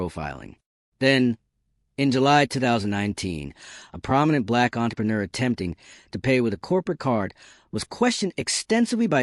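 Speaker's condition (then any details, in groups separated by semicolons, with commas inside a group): No condition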